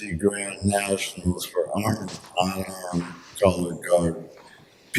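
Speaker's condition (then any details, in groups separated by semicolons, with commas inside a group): Traumatic brain injury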